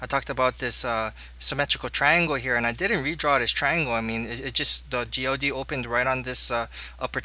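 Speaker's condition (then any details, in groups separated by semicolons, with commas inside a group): No condition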